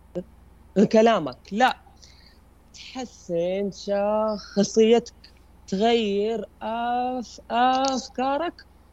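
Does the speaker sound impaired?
Yes: stuttering; milder than many others, therapy begun about two years ago, cognitive behavioral therapy, strategy training; here repeated sounds, prolonged sounds.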